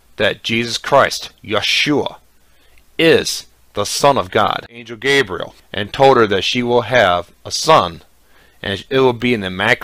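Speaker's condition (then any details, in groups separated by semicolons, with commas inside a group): No condition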